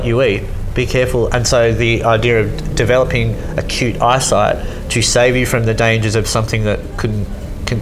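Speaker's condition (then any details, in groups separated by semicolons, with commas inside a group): Cleft lip and palate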